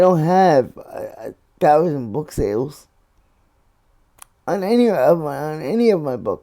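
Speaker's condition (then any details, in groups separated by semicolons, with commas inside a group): Cerebral palsy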